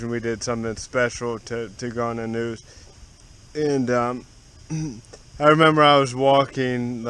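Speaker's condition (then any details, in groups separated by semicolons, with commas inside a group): Cerebral palsy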